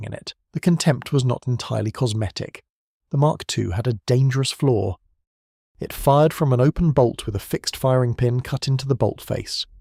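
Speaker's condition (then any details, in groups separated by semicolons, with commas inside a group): No condition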